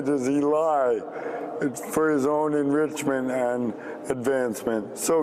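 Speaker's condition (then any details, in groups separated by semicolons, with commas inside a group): ALS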